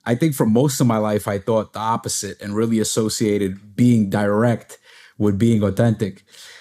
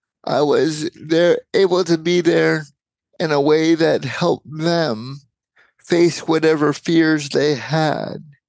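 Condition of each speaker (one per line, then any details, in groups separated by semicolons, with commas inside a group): No condition
Cerebral palsy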